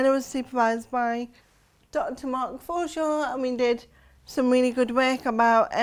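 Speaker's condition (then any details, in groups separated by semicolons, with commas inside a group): Cerebral palsy; since birth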